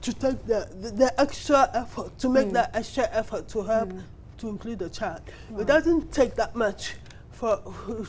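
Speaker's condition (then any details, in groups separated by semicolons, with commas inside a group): Cerebral palsy; affects handwriting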